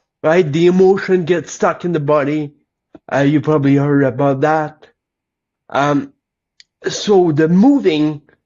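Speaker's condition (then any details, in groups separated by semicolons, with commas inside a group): Cerebral palsy; lifelong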